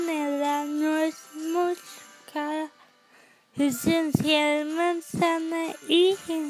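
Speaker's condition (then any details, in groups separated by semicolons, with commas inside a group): Cerebral palsy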